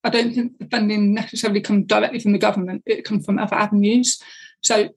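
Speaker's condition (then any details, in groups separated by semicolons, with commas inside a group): Deafness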